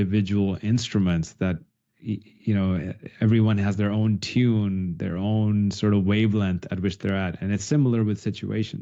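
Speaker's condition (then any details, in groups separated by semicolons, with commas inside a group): No condition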